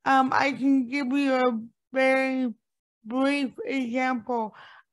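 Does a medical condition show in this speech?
Yes: cerebral palsy; since birth, diagnosed at age 2, arthritis since age 30, becoming less ambulatory, cannot stand long even assisted; age 45, worsening with age, cold-day joint pain, slower movement; speech mocked for years for how it sounds, speaks on podcasts, avoids speaking in TikTok videos.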